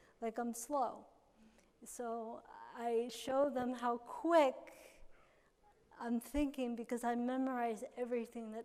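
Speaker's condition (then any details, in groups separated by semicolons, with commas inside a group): Cerebral palsy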